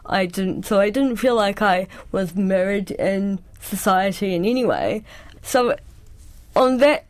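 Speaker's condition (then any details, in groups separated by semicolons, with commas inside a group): Cerebral palsy; cerebral palsy since childhood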